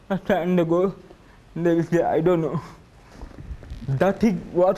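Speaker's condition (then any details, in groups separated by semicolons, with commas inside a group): Cerebral palsy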